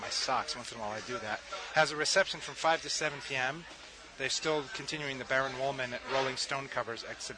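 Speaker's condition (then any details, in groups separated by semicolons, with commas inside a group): No condition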